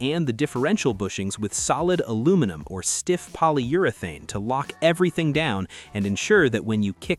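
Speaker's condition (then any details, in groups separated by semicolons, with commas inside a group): No condition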